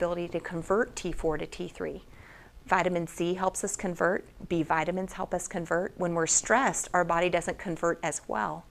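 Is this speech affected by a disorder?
No.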